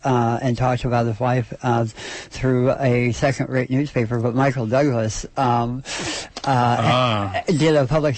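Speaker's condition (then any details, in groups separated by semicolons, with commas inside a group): Oral cancer surgery, stage 4 oral cancer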